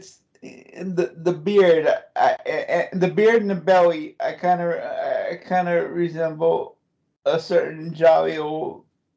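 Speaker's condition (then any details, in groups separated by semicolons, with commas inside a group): Cerebral palsy; since childhood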